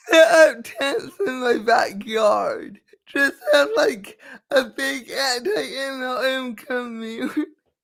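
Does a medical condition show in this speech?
Yes: cerebral palsy; talks funny.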